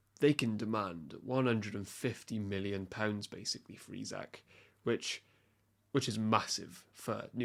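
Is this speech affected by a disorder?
No.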